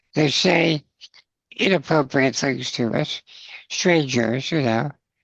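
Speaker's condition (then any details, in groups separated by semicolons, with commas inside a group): Spinal muscular atrophy; congenital, muscle weakness, wheelchair user; lifelong, age 62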